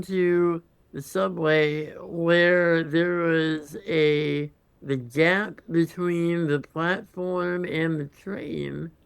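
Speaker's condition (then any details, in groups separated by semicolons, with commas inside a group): Congenital muscular dystrophy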